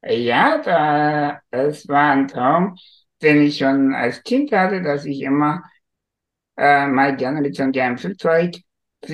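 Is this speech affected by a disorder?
Yes: spinal muscular atrophy; diagnosed at six months, severe restrictions, completely unable to move, electric wheelchair; about 50 years old, ventilated at night in bed and partly by day, moves only mouth and two fingers two millimetres, controls technology by fingers; can only move mouth, as one can hear.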